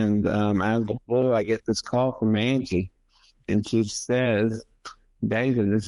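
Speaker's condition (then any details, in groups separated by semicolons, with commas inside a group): Multiple sclerosis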